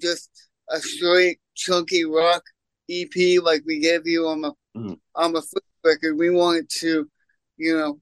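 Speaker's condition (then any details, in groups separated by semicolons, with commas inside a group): Cerebral palsy; congenital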